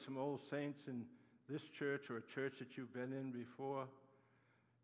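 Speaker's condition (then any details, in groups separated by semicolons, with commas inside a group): Parkinson's disease; Parkinson's attacks muscles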